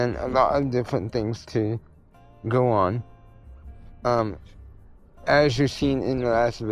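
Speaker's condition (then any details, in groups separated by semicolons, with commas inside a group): Cerebral palsy; tends to mess up words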